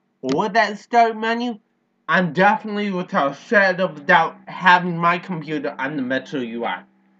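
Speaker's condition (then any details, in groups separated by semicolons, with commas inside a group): Cerebral palsy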